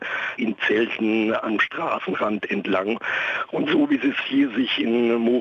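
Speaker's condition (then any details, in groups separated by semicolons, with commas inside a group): No condition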